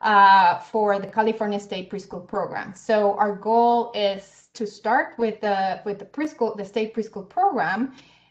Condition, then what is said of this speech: None; typical speech.